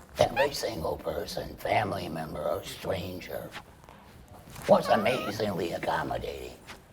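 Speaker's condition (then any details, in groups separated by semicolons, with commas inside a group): Laryngectomy for laryngeal cancer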